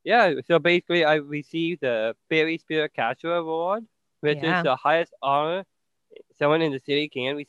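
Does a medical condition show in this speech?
Yes: Down syndrome; genetic, extra copy of chromosome 21, present from birth, no surgeries; communicates very clearly per host, experienced giving many speeches.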